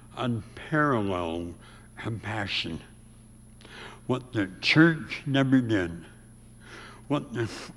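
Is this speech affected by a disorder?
Yes: severe speech impediment; from early childhood, could not talk at all as young child, first operation in North Dakota hospital; white woman taught tongue movement, chewing food and speaking, impediment heard on radio.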